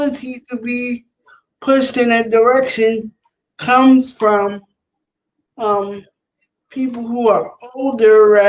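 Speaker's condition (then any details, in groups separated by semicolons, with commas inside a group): Cerebral palsy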